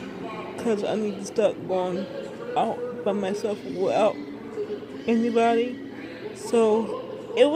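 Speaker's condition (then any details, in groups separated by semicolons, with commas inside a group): Speech impairment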